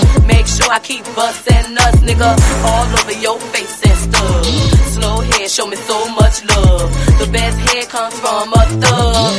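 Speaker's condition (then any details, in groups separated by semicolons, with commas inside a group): No condition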